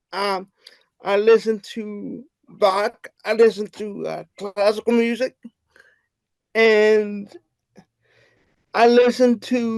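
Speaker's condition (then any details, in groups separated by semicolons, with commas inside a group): Cerebral palsy; wheelchair user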